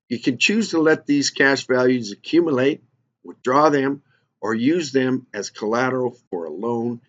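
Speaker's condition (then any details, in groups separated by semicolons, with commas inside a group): No condition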